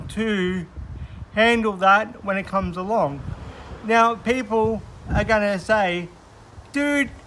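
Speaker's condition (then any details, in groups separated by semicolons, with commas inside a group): Cerebral palsy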